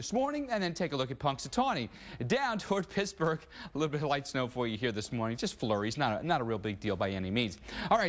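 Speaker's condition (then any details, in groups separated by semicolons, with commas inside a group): No condition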